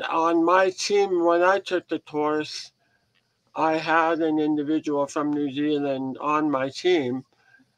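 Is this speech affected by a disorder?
Yes: head and neck cancer surgery; large tumor removed from side of neck, reconstructive surgery, crooked head since; ongoing throat challenges.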